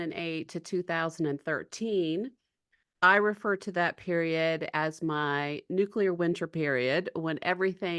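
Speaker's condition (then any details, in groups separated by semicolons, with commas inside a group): No condition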